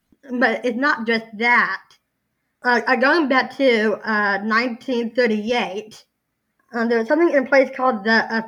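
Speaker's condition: Down syndrome

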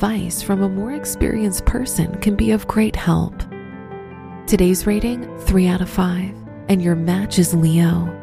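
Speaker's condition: No condition

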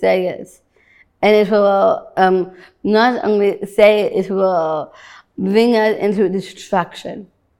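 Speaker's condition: Down syndrome

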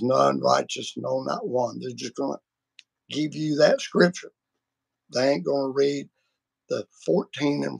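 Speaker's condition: Vocal cord surgery; multiple vocal cord surgeries

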